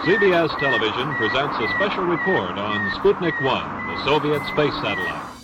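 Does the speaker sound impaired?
No.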